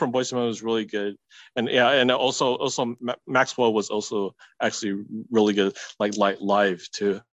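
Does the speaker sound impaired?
Yes: stutter; stuttering since at least high school; blocks in the middle of talking to groups; here repeated sounds, prolonged sounds.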